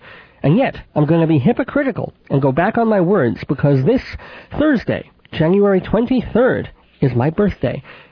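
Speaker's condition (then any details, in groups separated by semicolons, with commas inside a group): Cleft palate with lisp, cleft lip and palate, mild; age 39, about 39 years since infant operations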